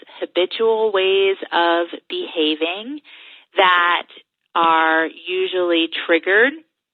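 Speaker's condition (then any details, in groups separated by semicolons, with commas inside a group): No condition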